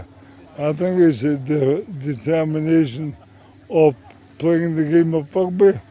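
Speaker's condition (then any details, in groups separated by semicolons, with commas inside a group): MND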